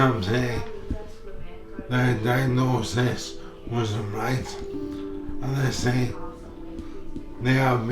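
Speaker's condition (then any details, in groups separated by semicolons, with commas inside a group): Motor neurone disease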